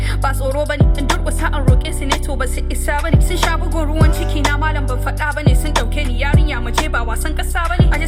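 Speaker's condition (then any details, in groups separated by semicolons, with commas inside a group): No condition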